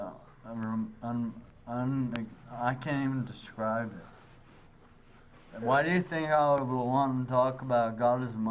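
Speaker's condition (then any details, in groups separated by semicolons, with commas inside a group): Traumatic brain injury; caused by car accident; now talking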